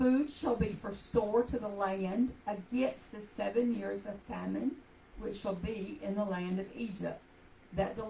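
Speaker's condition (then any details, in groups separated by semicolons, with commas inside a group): No condition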